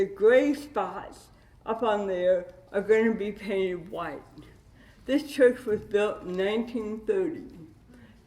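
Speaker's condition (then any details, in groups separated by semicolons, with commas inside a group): Cerebral palsy with dystonia; dystonia, likely from cerebral palsy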